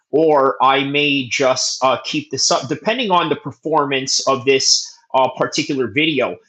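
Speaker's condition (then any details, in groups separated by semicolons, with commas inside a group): No condition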